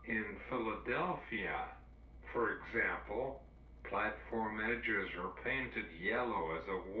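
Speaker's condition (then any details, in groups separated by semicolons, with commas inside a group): Cerebral palsy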